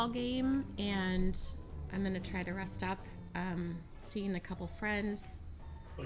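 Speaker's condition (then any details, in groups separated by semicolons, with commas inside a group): No condition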